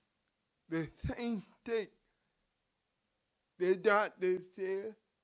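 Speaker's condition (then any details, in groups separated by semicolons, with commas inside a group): Cerebral palsy; from birth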